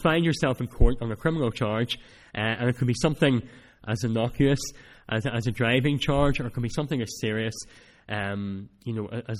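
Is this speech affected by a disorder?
Yes: cleft palate; speech not that clear at times.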